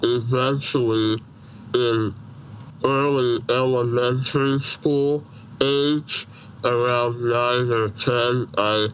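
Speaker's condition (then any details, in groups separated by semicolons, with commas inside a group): Treacher Collins syndrome, severe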